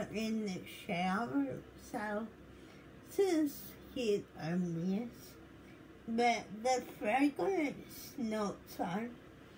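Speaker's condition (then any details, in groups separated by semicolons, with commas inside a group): Cerebral palsy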